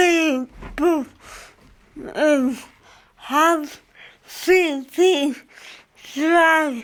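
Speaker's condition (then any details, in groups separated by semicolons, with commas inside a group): Cerebral palsy; from birth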